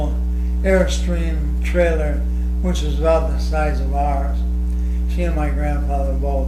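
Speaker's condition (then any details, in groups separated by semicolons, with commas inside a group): ALS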